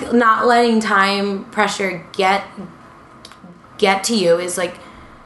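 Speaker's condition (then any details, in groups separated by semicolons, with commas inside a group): Stuttering; covert stutterer, formerly extreme, attended American Institute for Stuttering, effective therapy; prefers not to think about speech tools, lets self stutter, acceptance still new; big blocks, usually laughs after blocks, stutters during recording; repeated words, blocks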